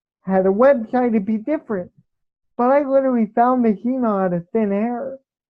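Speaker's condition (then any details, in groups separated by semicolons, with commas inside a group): Cerebral palsy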